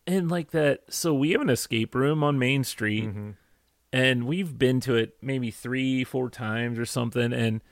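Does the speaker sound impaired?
No.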